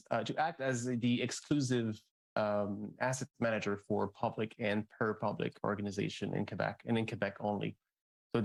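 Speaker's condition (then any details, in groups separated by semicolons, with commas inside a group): No condition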